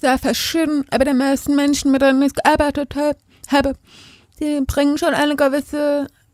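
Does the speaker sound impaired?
Yes: deafness; not born deaf, hearing school, spoken mother tongue, sign language learned later, uses Zupack and Basslet bass devices; lip-reads without interpreter, bilingual in spoken and sign language; speaks aloud, hearing people forget deafness, voice different and louder on stage.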